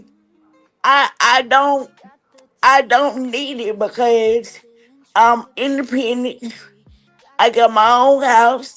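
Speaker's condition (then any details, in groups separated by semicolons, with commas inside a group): Cerebral palsy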